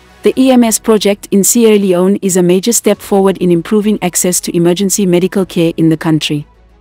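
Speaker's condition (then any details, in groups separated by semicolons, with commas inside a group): No condition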